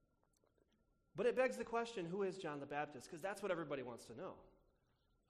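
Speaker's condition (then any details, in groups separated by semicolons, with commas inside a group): No condition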